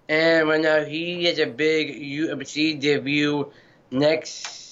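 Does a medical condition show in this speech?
Yes: Down syndrome; congenital, present since birth, man turning 30.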